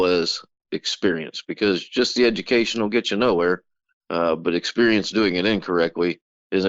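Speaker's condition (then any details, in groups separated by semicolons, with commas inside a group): No condition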